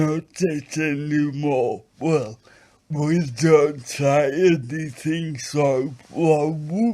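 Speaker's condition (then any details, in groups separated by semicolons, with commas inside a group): Acquired brain injury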